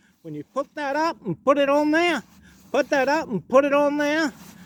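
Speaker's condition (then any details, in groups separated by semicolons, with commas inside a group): No condition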